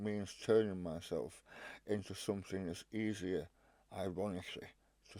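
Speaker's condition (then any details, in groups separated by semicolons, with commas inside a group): Stage 4 tongue cancer, hemiglossectomy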